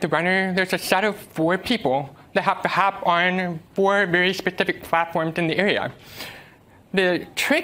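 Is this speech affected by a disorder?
Yes: deafness; uses American Sign Language.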